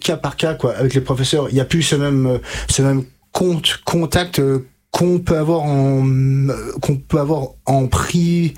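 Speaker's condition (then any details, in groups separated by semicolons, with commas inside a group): Stuttering; onset age 5-6, untreated in childhood, severe until 20, stuttering-specialist therapist Catherine Daubier, Nancy, from 20; age 33, about 28 years since onset, improved after years of therapy, uses fluency techniques; blocks and repetitions now, formerly blocked in every sentence, froze unable to read aloud; repeated sounds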